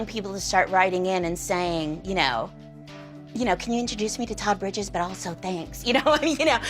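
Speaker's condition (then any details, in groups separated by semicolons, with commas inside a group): No condition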